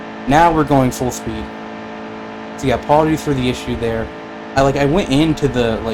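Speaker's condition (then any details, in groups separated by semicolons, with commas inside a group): No condition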